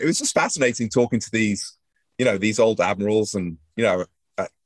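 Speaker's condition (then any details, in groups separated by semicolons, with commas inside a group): No condition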